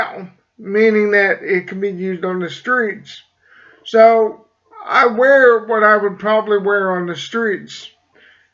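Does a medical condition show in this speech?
Yes: cerebral palsy; slight speech impediment.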